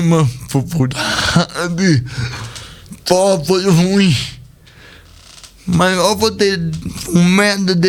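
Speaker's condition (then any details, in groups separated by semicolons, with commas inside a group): Cerebral palsy; speech not normal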